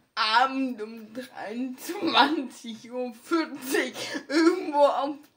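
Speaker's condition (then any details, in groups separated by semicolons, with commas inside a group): Ataxia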